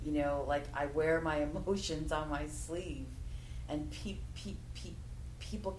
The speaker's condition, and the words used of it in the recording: Stuttering. I will not use the PA system at my school.